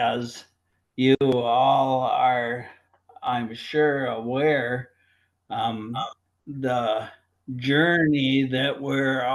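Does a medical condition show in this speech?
Yes: primary lateral sclerosis, bulbar onset.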